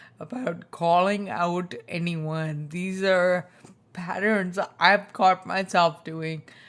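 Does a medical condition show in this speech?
Yes: spinocerebellar ataxia type 2, SCA2; tongue.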